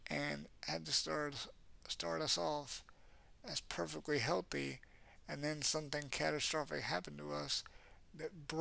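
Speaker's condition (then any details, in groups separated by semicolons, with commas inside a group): Cerebral palsy; has had speech therapy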